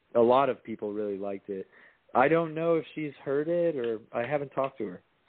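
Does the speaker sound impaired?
No.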